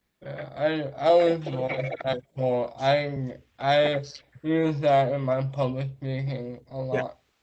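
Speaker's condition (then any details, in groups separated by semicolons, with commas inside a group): Traumatic brain injury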